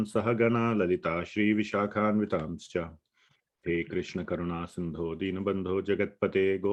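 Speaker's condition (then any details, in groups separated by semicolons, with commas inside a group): No condition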